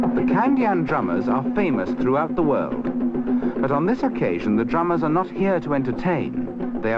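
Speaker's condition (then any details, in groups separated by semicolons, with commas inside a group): No condition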